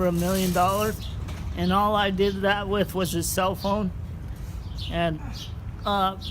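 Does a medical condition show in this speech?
Yes: cerebral palsy.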